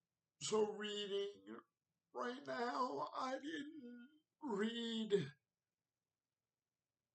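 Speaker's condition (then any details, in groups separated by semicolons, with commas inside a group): Cerebral palsy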